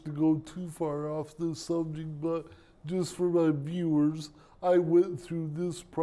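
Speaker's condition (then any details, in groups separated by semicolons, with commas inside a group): Cerebral palsy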